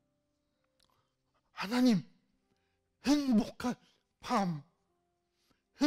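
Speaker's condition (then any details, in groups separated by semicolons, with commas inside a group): Cerebral palsy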